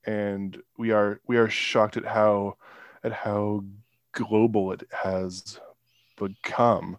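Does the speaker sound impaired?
Yes: stuttering; stuttering since childhood, severe in middle and high school, could not get words out, several intensive camps when younger; still stutters, communicating virtually more challenging, more anxiety; word and part-word repetitions, blocks on own name; here repeated words, prolonged sounds.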